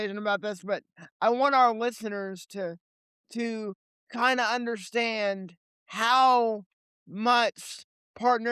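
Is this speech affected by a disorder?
Yes: cerebral palsy; limited mobility, legs.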